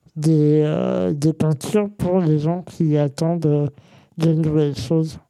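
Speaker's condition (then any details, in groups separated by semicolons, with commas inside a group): Congenital muscular dystrophy; present from birth, genetic protein-related cause, muscles stayed thinner and weaker; uses graphic tablet with Krita software for digital painting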